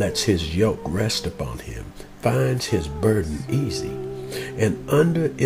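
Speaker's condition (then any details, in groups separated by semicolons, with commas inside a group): No condition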